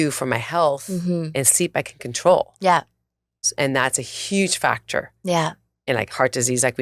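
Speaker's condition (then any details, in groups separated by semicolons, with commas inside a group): No condition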